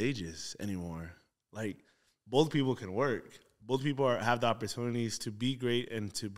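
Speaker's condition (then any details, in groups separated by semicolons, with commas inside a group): No condition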